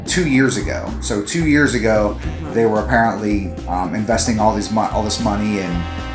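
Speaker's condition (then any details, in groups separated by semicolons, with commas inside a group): No condition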